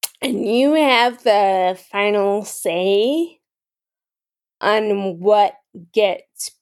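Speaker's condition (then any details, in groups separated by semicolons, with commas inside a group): Friedreich's ataxia; form of muscular dystrophy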